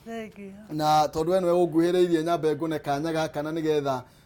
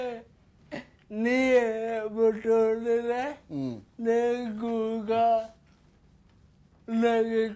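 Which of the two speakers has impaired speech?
The second: cerebral palsy; brain damage, affects walking and speaking; speaks slowly, speaking effortful.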